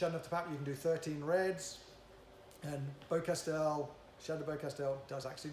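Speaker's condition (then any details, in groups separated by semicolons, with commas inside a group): No condition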